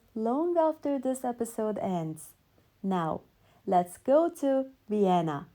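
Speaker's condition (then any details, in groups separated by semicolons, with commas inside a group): No condition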